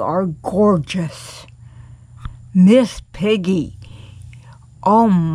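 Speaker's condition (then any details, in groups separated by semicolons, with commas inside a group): Cerebral palsy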